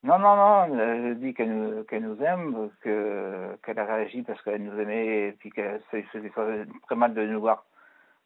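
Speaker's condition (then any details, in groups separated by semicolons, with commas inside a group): Parkinson's disease; Parkinson's disease in third year, pronounced tremors at times, Sifrol stopped as not tolerated; arm and leg tremors, worse with stress, Sinemet four times daily, physiotherapy twice weekly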